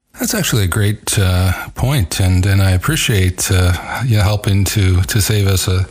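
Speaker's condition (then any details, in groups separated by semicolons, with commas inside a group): No condition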